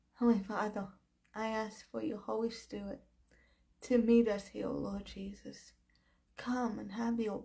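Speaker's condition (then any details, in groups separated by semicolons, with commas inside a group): Cerebral palsy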